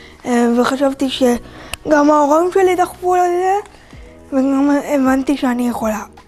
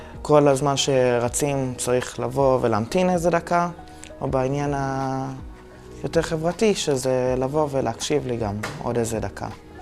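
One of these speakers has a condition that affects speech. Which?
The first: cerebral palsy; from birth, physical disability only.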